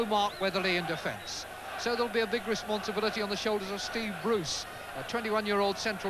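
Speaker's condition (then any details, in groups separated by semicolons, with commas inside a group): No condition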